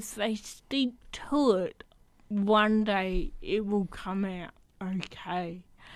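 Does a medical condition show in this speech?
Yes: athetoid cerebral palsy; athetoid form, from birth.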